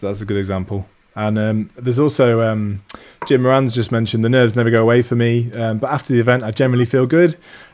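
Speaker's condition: No condition

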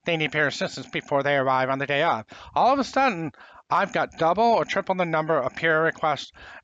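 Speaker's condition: Profound hearing loss, congenital

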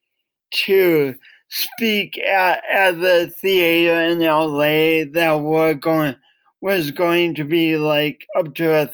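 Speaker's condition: Cerebral palsy; affects voice, speech impediment

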